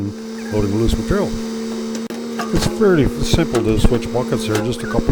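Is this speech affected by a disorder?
No.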